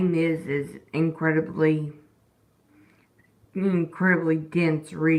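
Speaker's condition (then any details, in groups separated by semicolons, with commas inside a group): Disability causing slurred speech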